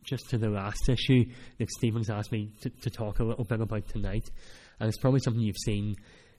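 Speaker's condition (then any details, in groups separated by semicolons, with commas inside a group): Cleft palate; speech not that clear at times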